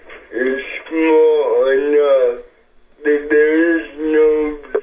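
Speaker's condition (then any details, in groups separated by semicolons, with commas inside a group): Cerebral palsy; may be a little difficult to understand, easier with listening time, host offers chat line help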